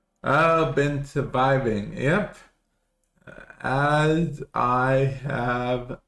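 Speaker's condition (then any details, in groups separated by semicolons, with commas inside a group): Cerebral palsy; affects speech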